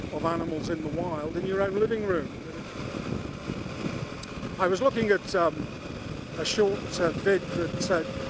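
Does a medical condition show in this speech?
No.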